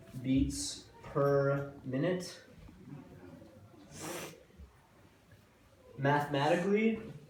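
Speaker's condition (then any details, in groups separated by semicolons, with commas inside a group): No condition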